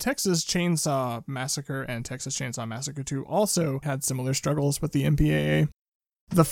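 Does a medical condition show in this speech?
No.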